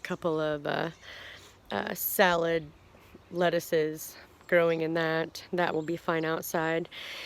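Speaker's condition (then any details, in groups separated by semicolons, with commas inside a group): No condition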